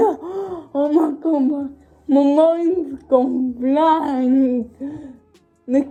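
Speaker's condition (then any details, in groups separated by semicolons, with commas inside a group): Cerebral palsy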